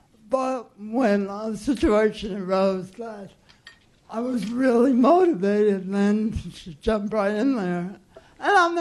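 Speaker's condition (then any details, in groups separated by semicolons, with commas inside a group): Cerebral palsy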